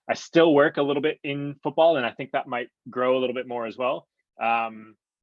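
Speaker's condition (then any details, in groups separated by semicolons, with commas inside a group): No condition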